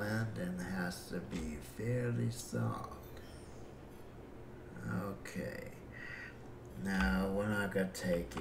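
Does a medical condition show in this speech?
Yes: cerebral palsy; breathing fine.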